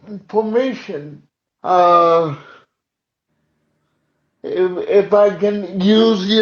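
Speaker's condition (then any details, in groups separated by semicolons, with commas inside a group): Cerebral palsy; uses wheelchair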